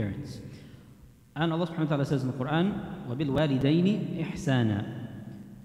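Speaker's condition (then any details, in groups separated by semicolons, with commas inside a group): No condition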